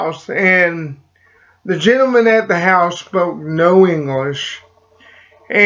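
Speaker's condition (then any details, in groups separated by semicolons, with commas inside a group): Cerebral palsy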